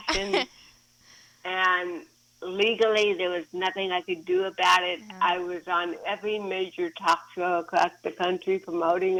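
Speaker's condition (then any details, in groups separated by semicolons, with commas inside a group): Cerebral palsy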